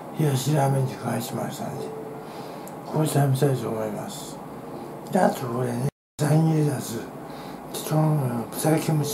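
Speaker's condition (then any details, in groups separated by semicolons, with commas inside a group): Tongue cancer, partial glossectomy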